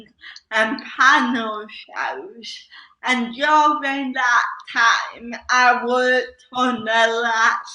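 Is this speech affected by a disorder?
Yes: cerebral palsy; slow muscles, affects legs; slow speech.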